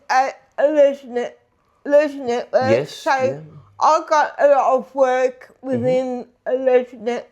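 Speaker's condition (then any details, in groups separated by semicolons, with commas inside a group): Disability affecting speech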